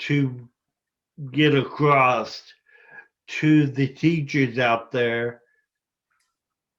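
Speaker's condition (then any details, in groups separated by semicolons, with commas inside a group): Spinocerebellar ataxia type 14, SCA14; speech affected, may be hard to understand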